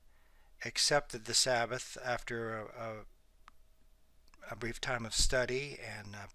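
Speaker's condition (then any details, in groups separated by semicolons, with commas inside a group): No condition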